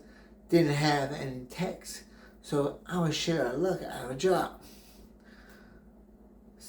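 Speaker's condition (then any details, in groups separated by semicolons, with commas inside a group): Brain injury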